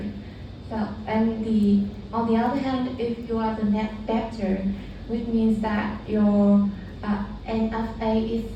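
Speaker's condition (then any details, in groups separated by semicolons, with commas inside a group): No condition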